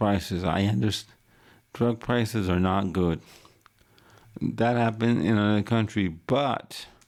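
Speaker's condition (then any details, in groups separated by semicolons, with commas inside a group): Cerebral palsy; wheelchair user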